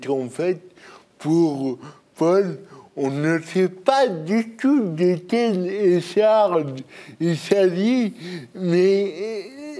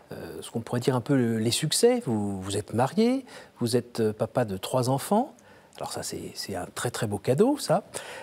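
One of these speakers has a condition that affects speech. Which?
The first: cerebral palsy; birth injury.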